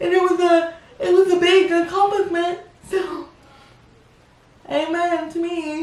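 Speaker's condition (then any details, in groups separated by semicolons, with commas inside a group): Cerebral palsy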